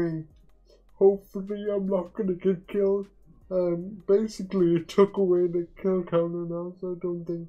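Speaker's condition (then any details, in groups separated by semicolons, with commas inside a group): Quadriplegic cerebral palsy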